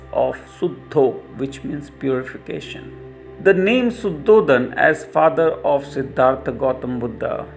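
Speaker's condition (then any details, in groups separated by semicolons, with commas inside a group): No condition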